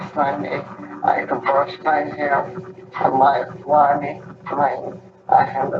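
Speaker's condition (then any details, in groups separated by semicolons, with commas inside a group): ALS; over 25 years since onset, uses cannabis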